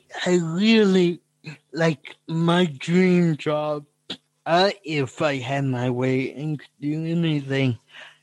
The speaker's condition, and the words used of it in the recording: Cerebral palsy. I I think I'm kind of picking up your stammer.